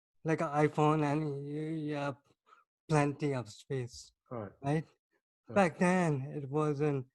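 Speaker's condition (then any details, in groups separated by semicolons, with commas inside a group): Cerebral palsy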